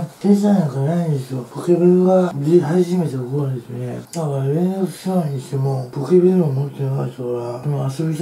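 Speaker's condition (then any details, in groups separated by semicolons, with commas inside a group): Tongue cancer, partial glossectomy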